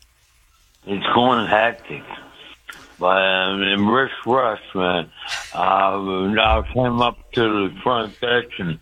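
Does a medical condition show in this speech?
Yes: speech impediment; cause unclear, stabbed by girlfriend and hit on head with ashtray years ago.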